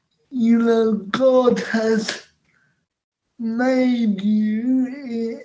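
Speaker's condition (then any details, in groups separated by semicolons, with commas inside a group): Cerebral palsy; cerebral palsy present essentially all life; spasms, on medication three times daily after food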